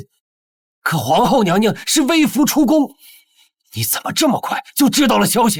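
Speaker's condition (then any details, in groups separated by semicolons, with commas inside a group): No condition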